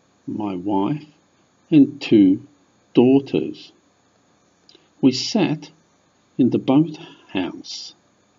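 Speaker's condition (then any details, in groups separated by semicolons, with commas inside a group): No condition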